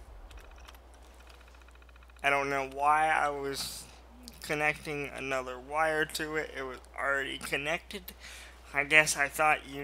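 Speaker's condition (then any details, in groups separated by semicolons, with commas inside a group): Cerebral palsy, mild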